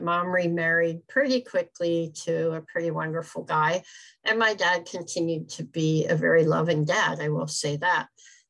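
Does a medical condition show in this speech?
Yes: cleft palate; congenital, extremely severe, no nose, no upper lip, no upper palate at birth, hole unclosed initially; breathing problems from birth, unable to be fed as infant.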